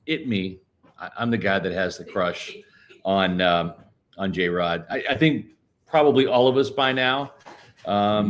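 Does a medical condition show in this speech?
No.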